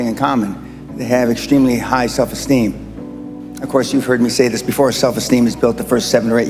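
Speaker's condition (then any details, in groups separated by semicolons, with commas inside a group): No condition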